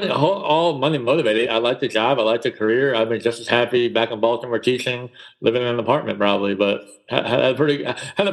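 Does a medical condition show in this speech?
Yes: cleft palate; congenital cleft palate, multiple surgeries; speech impediment in childhood, speech therapy after moving south, others mocked way of talking.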